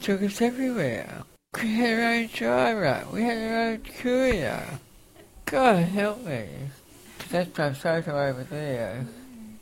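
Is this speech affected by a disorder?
Yes: facioscapulohumeral muscular dystrophy, facioscapulohumeral (FSHD); uses respirator.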